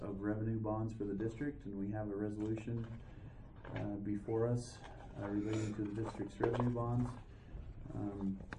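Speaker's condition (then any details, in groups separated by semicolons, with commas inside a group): No condition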